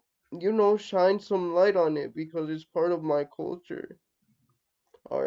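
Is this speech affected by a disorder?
Yes: cerebral palsy, mixed, mild.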